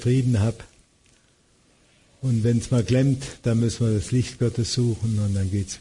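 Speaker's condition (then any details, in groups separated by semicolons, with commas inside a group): Parkinson's disease; confirmed by brain imaging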